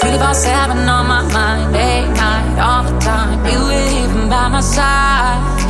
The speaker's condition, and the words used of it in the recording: No condition.